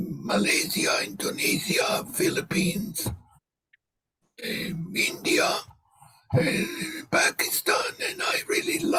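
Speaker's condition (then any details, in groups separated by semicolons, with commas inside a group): Laryngectomy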